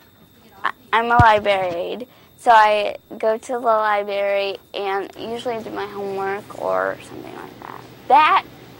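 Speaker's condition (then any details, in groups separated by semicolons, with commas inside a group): Cerebral palsy; spastic type, lack of oxygen at birth from prolapsed cord, breathing tube after birth, grade 4 of 4; legs affected, leg turns in, walks unstably on bent legs, wheelchair, physical therapy, poor hand coordination, writes on computer; predicted at birth to probably never speak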